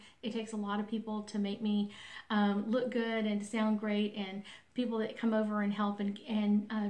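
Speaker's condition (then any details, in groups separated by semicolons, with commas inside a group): No condition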